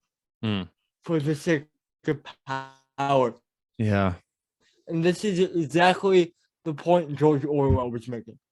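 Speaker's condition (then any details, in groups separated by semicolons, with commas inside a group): Cerebral palsy; mild speech impediment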